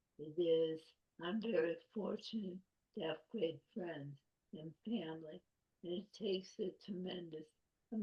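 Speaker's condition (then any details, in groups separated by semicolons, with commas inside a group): ALS; round-the-clock support, others handle daily living, severe fatigue; speaking is a challenge, early swallowing trouble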